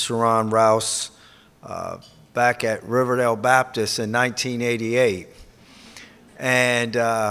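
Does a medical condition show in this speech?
No.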